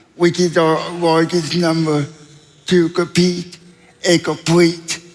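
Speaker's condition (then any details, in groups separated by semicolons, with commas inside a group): Cerebral palsy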